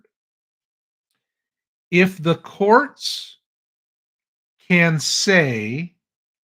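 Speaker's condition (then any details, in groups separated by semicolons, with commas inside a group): No condition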